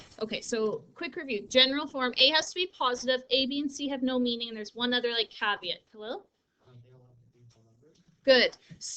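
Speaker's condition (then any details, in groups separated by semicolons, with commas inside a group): No condition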